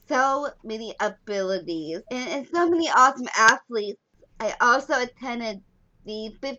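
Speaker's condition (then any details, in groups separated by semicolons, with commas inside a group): Down syndrome; walked later than other children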